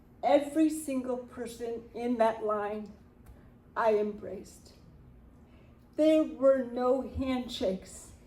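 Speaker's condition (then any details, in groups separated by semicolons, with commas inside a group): Cerebral palsy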